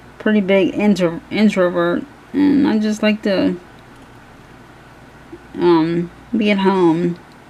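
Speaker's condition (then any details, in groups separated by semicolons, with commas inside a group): Cerebral palsy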